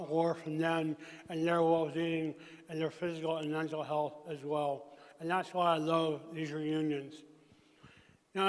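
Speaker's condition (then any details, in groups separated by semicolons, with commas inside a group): Traumatic brain injury; emergency tracheotomy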